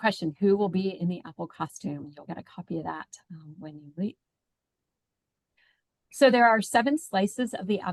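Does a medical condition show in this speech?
No.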